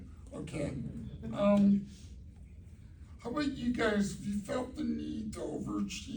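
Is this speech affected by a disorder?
Yes: cerebral palsy.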